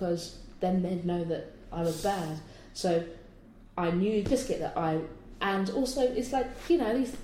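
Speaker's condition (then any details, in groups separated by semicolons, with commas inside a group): Tourette's syndrome; tics since childhood, tics happening all the time, family saw as twitchy; frequent vocal tics during conversation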